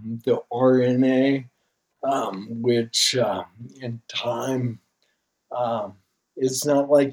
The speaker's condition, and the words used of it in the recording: Ataxia. Speech, as you can tell, my speech is somewhat distorted from the disease, as well as swallowing and a whole bunch of other things like that.